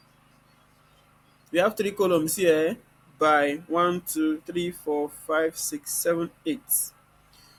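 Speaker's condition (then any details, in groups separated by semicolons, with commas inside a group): No condition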